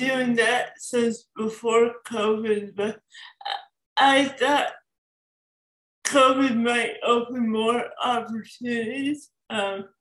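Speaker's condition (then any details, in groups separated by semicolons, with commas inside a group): Cerebral palsy; cerebral palsy from birth, obstructive labor, oxygen deprivation, forceps delivery, couple weeks in NICU, moved to U.S. before age three for therapy; moderate to severe, wrote dissertation with typist in another state, works remotely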